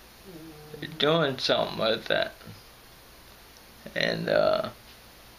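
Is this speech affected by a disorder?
Yes: Friedreich's ataxia; voice crackles when stressed.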